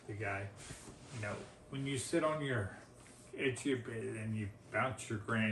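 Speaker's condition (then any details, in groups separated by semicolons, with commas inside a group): ALS, severe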